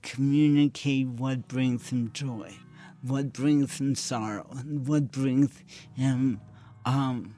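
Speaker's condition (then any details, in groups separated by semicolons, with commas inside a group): Cerebral palsy; present from birth, brain cells died at birth, hand tremor, intense muscles, balance and coordination affected; over 50 years since birth; slurred speech, slurring tongue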